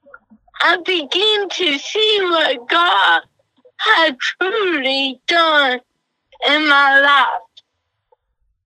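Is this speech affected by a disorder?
Yes: cerebral palsy; doctor told mother of diagnosis, self-described as half-CP.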